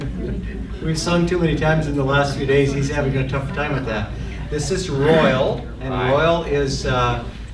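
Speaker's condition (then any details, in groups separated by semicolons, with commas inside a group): No condition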